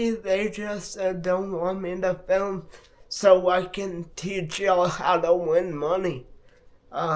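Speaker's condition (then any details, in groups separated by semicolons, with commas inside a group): Multiple sclerosis; affects hands and left arm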